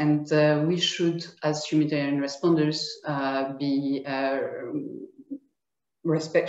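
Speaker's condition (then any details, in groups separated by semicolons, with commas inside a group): No condition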